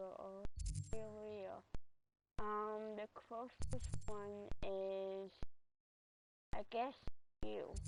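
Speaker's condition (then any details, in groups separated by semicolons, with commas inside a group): Cerebral palsy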